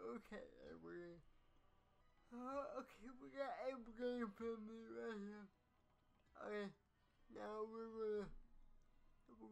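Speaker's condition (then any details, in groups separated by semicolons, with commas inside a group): Cerebral palsy; speech affected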